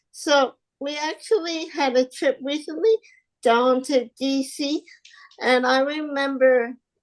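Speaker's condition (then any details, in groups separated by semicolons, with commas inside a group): Spastic quadriplegic cerebral palsy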